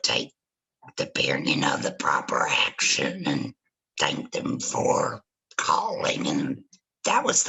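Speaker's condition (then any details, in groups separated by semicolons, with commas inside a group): Laryngectomy after cancer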